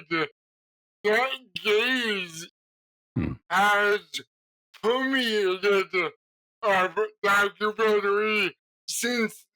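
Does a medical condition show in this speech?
Yes: cerebral palsy.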